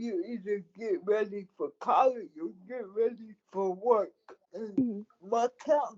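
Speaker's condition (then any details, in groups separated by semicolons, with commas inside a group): Cerebral palsy; speech affected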